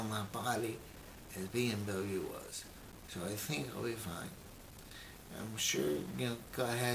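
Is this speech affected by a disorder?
Yes: brain injury; memory greatly affected.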